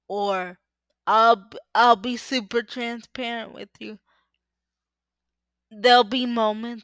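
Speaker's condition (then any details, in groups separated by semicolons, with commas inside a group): Cerebral palsy; uses power wheelchair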